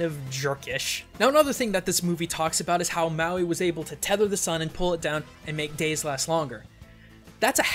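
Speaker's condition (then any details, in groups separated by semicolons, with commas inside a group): No condition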